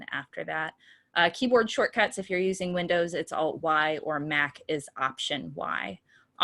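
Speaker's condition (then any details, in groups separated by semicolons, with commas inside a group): No condition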